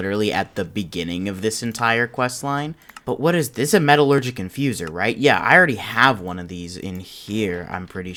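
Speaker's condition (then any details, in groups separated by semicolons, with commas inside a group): No condition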